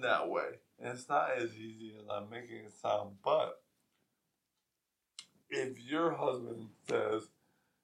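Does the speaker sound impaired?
Yes: ALS; progressive weakness, reduced athletic performance before diagnosis.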